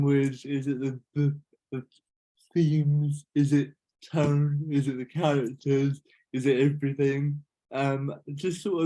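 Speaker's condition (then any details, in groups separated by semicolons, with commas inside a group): Cerebral palsy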